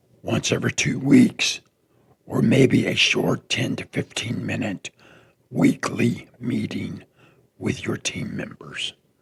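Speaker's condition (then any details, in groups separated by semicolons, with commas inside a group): Throat cancer; tracheostomy tube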